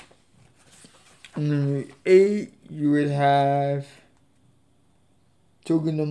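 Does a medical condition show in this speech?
Yes: cerebral palsy; affects legs.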